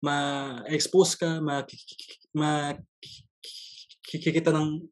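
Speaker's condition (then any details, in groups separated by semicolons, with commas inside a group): Stuttering; stutter since early childhood; repeated sounds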